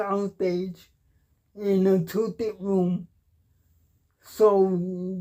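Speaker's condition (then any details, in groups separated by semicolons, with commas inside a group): Cerebral palsy; cannot walk, uses wheelchair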